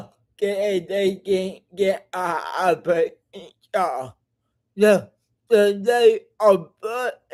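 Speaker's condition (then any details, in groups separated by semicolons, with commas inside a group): Cerebral palsy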